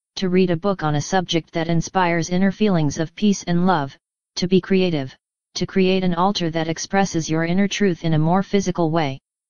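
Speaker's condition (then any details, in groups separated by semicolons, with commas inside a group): No condition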